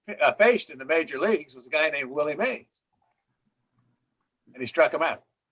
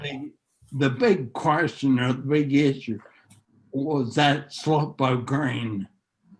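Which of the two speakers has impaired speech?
The second: neurological disease; speech affected, trouble speaking.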